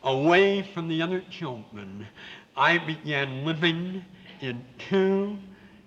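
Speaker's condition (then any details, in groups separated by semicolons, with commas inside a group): Severe cleft palate with lisp; congenital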